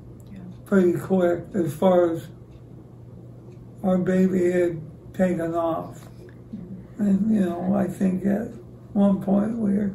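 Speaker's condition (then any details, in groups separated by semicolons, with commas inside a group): ALS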